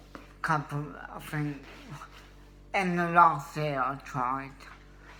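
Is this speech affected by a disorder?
Yes: cerebral palsy; obvious speech impediment.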